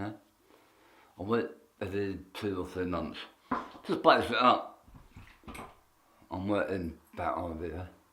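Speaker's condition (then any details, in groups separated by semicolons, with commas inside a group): Tongue cancer; half tongue removed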